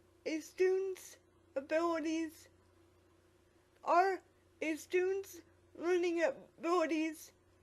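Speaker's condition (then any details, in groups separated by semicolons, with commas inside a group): Quadriplegic cerebral palsy; quadriplegic, lack of oxygen at birth, no use of hands or legs; past therapy, uses voice recognition software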